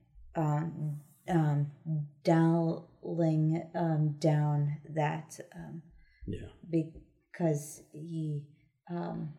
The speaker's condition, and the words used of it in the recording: Aphasia. Because I can't, I lose the, front, words.